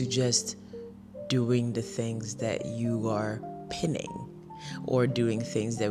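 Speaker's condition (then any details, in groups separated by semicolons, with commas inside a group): No condition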